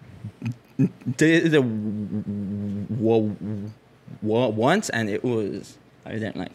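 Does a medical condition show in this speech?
Yes: stuttering; unsure of cause, father and cousin stuttered; stuttering during recording, somewhat high on marijuana; fluent when singing, less when comfortable, faster when drunk, worse in Spanish, marijuana pens help slightly; here repeated sounds, prolonged sounds.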